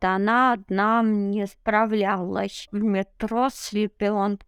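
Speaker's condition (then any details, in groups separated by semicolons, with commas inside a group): Cerebral palsy; no wheelchair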